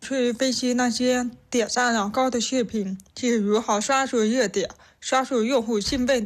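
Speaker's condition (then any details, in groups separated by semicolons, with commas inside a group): Hearing impairment; learned speech through daily drills, parents speaking from behind, words repeated hundreds of times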